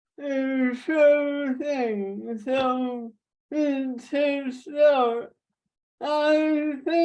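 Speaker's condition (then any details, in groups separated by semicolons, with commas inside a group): Traumatic brain injury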